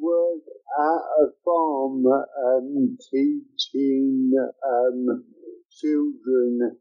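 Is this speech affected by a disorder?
Yes: cerebral palsy; caused by lack of oxygen to the brain.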